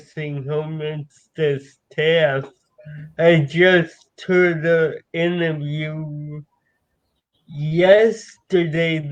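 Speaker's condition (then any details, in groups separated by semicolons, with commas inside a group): Cerebral palsy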